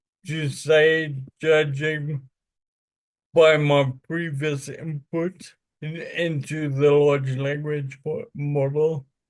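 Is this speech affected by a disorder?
Yes: Friedreich's ataxia; spasticity.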